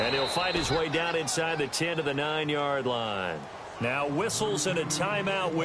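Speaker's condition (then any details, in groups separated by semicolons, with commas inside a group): No condition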